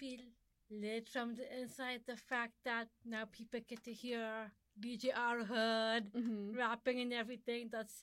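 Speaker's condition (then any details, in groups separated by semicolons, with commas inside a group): Down syndrome; described as a learning disability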